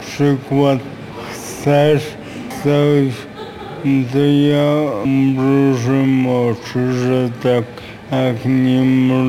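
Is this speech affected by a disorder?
Yes: aphasia; acquired after accident, severe brain injury, prolonged unconsciousness, 1% survival odds, whole body paralysed after waking; no speech for about five years after regaining consciousness.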